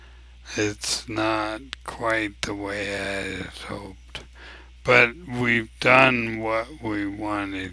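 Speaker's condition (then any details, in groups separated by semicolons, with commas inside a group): ALS; abnormally slow voice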